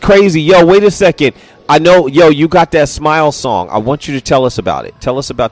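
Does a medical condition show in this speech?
No.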